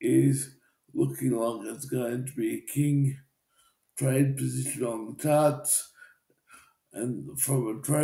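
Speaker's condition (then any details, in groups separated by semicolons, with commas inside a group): Cerebral palsy; uses wheelchair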